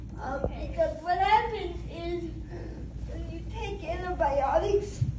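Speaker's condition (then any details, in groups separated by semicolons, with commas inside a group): Cerebral palsy; wheelchair, daily anti-spasm medicine, physical therapy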